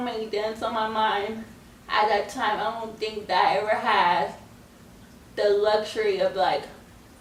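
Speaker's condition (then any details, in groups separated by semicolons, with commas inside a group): Cerebral palsy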